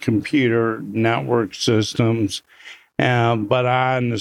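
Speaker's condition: Parkinson's disease; essential tremor about 18 years before, confirmed by DaT scan at University of Rochester; swallowing issues at onset, improved with exercise

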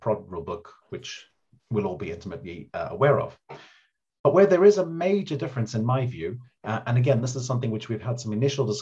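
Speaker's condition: No condition

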